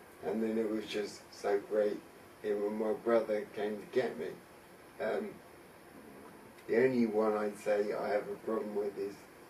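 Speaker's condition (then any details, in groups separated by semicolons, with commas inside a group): Traumatic brain injury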